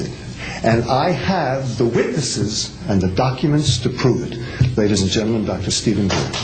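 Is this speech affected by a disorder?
No.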